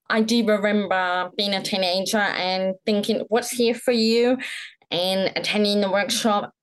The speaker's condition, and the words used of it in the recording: Deafness. And many people assumed I have a British accent before they think, oh, she may be deaf, which is interesting